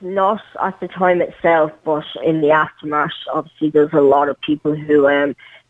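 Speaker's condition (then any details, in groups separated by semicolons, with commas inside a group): Cleft palate; all needed treatments received in Ireland, fully active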